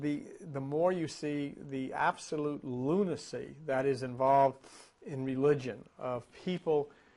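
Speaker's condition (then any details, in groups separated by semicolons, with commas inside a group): No condition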